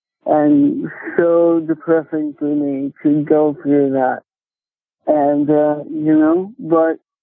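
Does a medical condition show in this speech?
Yes: cerebral palsy; speech affected.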